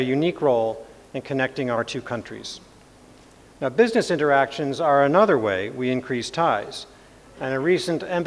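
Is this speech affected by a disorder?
No.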